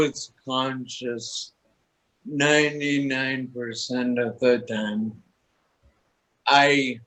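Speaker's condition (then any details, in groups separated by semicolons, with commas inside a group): Toxic leukoencephalopathy, locked-in syndrome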